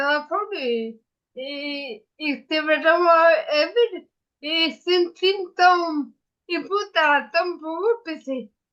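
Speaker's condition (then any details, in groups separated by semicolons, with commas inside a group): Ataxia after brain injury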